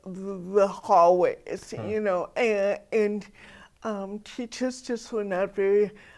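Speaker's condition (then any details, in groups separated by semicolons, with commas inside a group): Cerebral palsy; from birth complications, all four limbs, weak legs, hand spasticity; poor fine motor coordination; atypical speech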